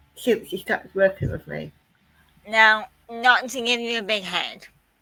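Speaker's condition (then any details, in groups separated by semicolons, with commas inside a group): Quadriplegic cerebral palsy; quadriplegic, from birth, spinal curvature, surgery declined, broken hip; walking with frame, stamina improving with exercise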